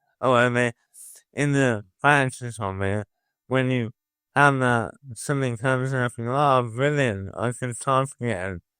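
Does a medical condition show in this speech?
Yes: motor neuron disease.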